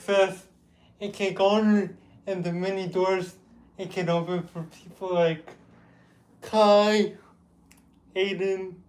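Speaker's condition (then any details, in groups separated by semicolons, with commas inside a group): Cerebral palsy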